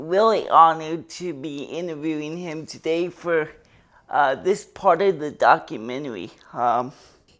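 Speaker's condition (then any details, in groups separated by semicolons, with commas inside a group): Cerebral palsy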